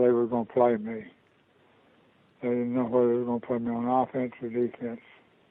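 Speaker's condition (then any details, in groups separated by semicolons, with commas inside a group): Parkinson's disease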